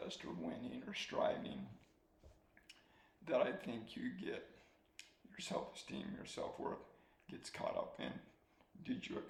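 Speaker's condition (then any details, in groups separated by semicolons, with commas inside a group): ALS; slow-progressing form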